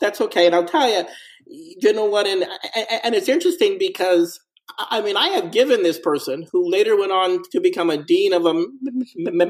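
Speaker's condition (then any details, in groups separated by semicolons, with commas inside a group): Stuttering; onset at three or four years, no trauma cause, mother stuttered until about 11-12, speech camp as child, teen years harder; adult, persistent stuttering; very fluent in crisis situations, stutters when things calm, takes deep breath and counts to five; repeated sounds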